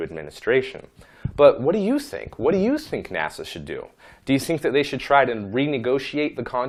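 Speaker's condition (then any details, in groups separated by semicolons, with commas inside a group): No condition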